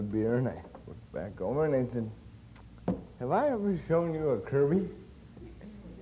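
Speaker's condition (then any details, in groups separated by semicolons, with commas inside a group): Cerebral palsy; since birth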